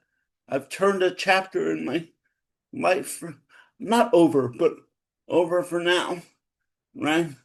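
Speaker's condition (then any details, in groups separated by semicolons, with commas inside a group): Cerebral palsy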